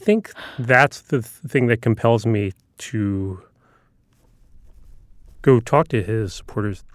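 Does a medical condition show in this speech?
Yes: stutter; neurological disorder; grew more comfortable talking in public; here blocks.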